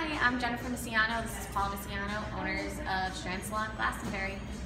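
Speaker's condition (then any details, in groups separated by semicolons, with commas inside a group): No condition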